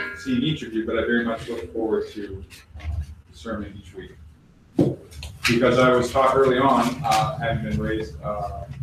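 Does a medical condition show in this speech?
No.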